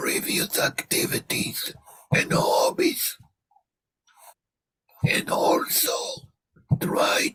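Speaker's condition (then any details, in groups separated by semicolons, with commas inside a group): Laryngectomy; tracheoesophageal voice prosthesis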